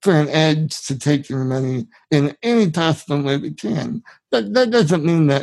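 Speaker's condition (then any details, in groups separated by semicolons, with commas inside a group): Spinal muscular atrophy; genetic, present from birth, form of muscular dystrophy, brain signals not reaching muscles, severe atrophy in almost all muscles; needs heavily adapted van for live poker, accessible van GoFundMe started by Veronica Brill; subtitles provided for guest's speech in video version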